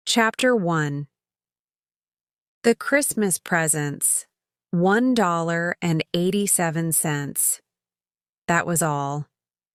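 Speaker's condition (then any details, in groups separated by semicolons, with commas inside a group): No condition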